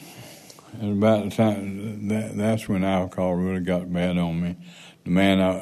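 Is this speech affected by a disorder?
Yes: Parkinson's.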